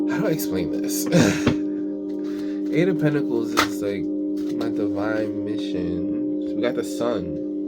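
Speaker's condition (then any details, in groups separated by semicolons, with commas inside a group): No condition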